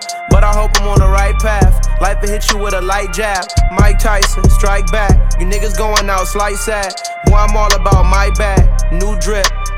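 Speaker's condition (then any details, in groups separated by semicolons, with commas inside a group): No condition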